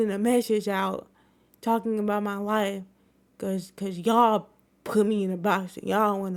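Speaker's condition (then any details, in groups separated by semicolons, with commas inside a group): Cerebral palsy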